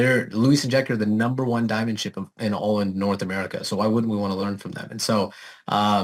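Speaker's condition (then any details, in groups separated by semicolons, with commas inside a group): No condition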